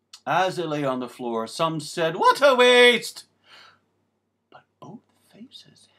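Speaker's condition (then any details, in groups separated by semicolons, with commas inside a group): No condition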